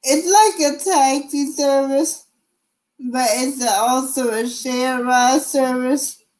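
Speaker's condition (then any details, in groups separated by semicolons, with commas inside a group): Cerebral palsy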